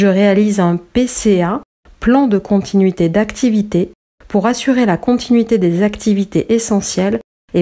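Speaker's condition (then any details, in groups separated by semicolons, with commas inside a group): No condition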